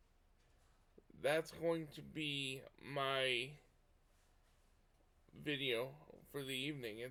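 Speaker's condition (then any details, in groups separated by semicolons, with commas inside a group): Cerebral palsy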